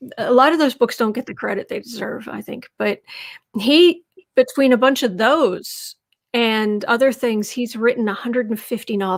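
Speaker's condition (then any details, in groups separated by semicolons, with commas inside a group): No condition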